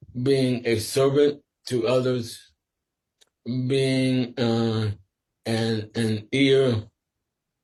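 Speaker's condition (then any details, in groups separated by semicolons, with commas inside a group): Sporadic ALS; must speak slower and carefully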